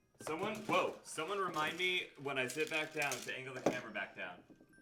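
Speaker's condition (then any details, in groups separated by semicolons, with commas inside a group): No condition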